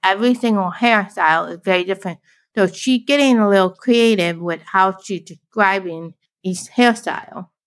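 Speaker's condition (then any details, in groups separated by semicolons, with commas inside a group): Deafblind, born deaf; can speak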